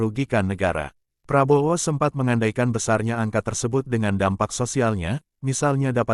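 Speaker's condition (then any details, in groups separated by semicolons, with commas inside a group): No condition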